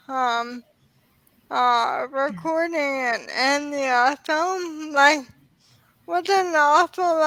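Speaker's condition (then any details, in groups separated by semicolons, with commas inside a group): ALS; diagnosed in early 30s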